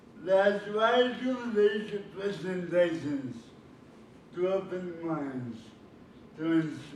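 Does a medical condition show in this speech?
Yes: cerebral palsy.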